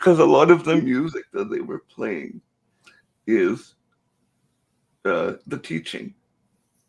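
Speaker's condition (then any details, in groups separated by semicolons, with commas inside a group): Cerebral palsy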